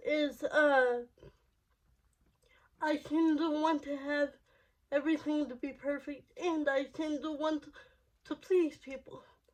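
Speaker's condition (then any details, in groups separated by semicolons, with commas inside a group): Cerebral palsy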